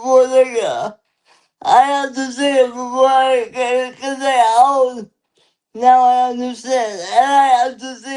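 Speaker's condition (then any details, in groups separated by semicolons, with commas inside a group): Cerebral palsy; lifelong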